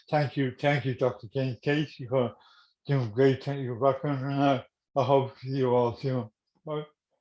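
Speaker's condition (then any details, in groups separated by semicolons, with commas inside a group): Cerebral palsy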